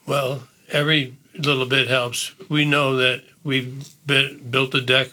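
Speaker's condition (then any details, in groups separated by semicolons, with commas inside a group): Parkinson's disease; first symptom hand cramping while still broadcasting, diagnosed about 11 years ago, progressive over years; later stage with drooling; once could not speak on live tv, diagnosed 2 days later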